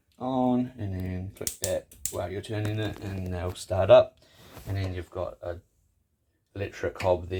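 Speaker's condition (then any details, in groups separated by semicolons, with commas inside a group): No condition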